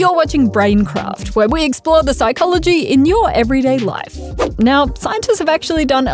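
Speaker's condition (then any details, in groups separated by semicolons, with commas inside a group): No condition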